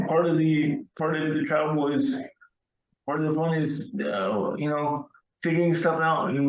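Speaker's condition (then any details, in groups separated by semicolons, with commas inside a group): Cerebral palsy; wheelchair user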